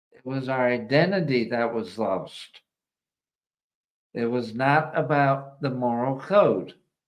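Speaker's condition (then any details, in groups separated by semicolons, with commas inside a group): ALS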